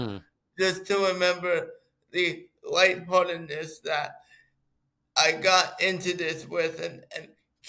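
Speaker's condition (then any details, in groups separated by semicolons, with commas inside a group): Cerebral palsy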